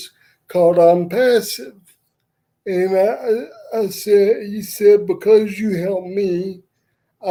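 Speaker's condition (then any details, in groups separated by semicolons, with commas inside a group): Cerebral palsy; uses wheelchair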